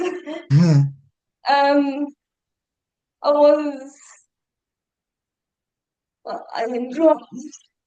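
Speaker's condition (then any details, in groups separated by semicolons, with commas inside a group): Cerebral palsy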